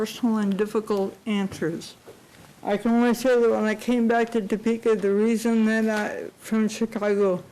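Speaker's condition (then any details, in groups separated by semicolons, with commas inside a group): Cerebral palsy; unable to type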